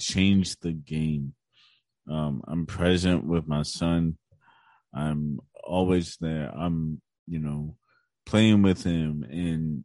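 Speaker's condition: Cerebral palsy; right side weaker than left

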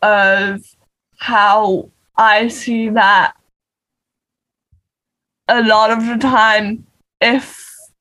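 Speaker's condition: Cerebral palsy; non-progressive, needs change over time

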